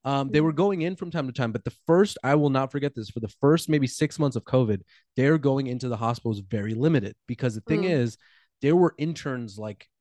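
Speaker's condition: No condition

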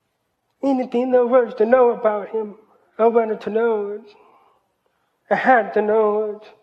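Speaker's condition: Hearing loss, cochlear implant; speech therapy

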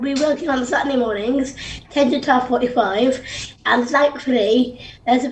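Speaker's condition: Down syndrome; extra chromosome, adult woman

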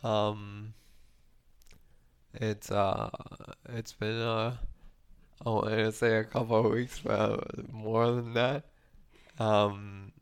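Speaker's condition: ALS; voice got weaker

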